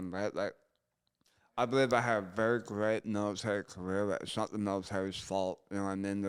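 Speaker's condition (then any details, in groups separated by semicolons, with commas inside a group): Gunshot injury to chin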